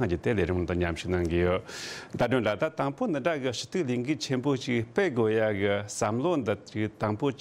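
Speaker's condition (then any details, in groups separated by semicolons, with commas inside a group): No condition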